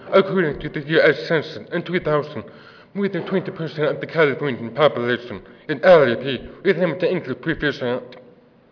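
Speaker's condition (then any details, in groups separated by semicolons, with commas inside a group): Deafness; works with interpreters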